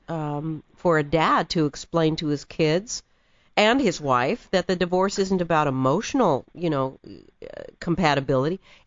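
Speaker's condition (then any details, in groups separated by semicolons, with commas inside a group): No condition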